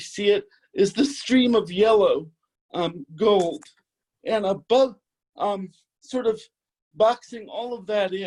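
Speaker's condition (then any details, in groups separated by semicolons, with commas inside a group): Cerebral palsy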